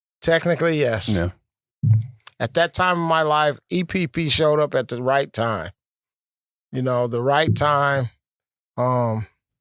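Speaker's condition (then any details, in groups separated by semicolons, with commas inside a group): No condition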